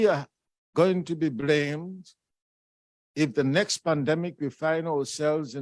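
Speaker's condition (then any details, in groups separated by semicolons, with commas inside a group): No condition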